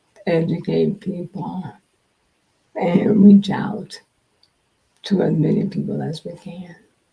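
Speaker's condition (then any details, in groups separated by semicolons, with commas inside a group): Multiple sclerosis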